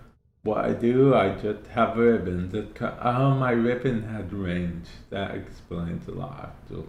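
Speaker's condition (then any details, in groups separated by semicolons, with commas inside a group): Cerebral palsy; affects speech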